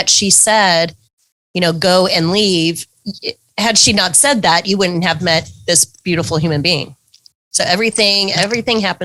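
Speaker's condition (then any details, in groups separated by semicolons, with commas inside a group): No condition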